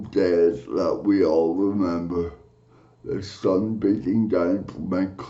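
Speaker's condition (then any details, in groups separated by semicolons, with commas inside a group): Cerebral palsy; from birth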